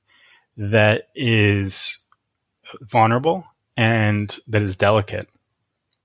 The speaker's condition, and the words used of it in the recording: Stuttering. And so it my stuttering can introduce a deeper level of intimacy into almost every conversation that I have